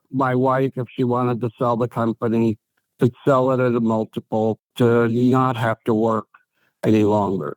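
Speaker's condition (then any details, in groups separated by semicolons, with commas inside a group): ALS; onset right arm, then left arm, legs, quadriplegic, prior neck surgeries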